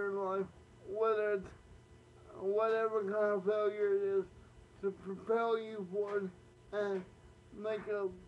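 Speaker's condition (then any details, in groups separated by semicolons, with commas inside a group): Cerebral palsy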